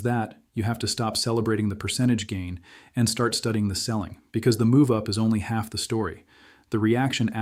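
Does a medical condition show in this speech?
No.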